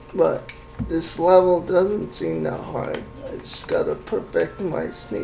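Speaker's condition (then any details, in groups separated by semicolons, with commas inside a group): Cerebral palsy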